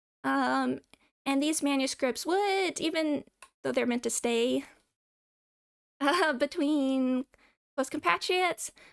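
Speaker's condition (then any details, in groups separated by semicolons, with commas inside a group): No condition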